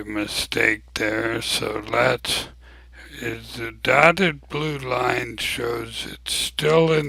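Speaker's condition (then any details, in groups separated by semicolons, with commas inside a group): ALS; abnormally slow voice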